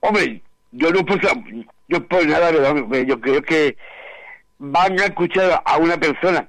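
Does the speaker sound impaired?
Yes: Down syndrome.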